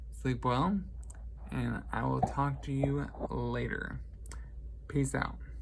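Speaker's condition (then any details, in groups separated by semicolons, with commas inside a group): Traumatic brain injury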